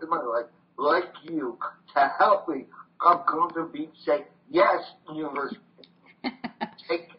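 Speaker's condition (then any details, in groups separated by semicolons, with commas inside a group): Voice box damage from tracheostomy; cannot sing as before, ongoing voice challenge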